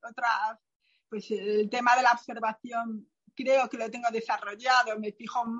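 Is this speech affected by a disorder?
Yes: profound bilateral hearing loss, post-meningitis profound bilateral sensorineural hearing loss; speech surprises people given deafness, childhood speech therapy abroad, relies on lip reading and facial gestures.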